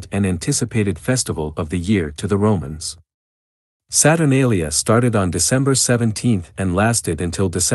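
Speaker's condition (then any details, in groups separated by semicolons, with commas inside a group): No condition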